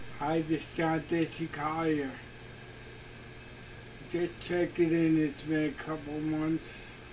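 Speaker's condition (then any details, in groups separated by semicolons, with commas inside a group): Cerebellar ataxia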